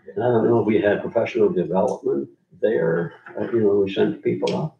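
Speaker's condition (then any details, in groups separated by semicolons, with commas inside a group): No condition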